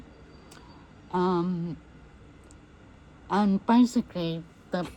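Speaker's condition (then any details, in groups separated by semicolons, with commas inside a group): MND; voice may be difficult to understand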